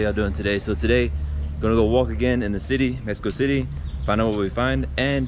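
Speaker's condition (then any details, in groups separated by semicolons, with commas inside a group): No condition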